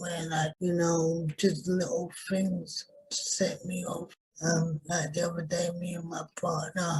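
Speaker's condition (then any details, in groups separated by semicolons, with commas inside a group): Cerebral palsy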